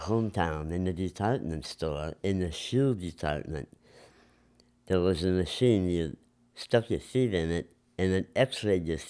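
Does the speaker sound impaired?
Yes: enlarged tongue from vascular growth; vascular malformation of face and mouth, lower lip and lower mouth removed, tongue and throat surgeries, heavy radiation; malformation growing over years, 2 or 3 laser treatments to tongue and face, regrowth after months; harder swallowing, speech affected.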